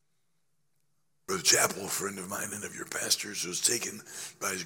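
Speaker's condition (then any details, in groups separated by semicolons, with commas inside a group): Laryngeal cancer after radiation, growth on voice box treated with radiation and chemotherapy; started preaching in a whisper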